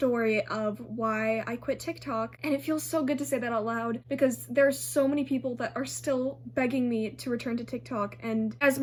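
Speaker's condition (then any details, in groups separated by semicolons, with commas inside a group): No condition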